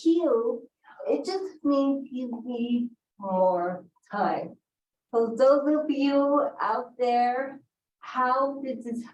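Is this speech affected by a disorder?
Yes: cerebral palsy.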